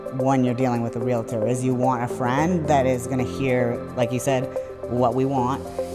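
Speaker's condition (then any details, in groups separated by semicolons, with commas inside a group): No condition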